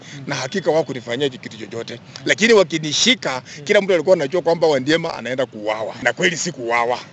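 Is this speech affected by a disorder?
No.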